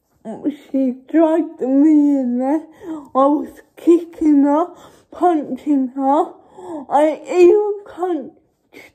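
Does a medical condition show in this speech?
Yes: cerebral palsy; uses feeding aid.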